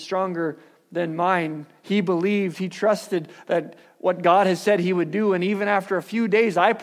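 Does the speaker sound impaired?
No.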